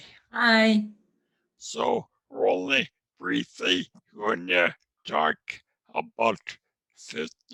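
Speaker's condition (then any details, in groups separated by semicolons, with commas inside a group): Traumatic brain injury; could not speak after injury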